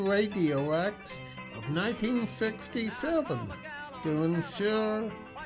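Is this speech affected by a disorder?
Yes: cerebral palsy; tongue tie, tongue cannot touch roof of mouth; speech affected, tongue cannot reach roof of mouth.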